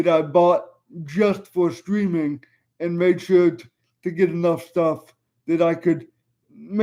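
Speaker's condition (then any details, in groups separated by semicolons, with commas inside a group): Cerebral palsy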